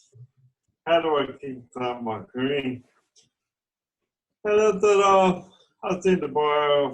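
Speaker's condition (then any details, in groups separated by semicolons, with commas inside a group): Cerebral palsy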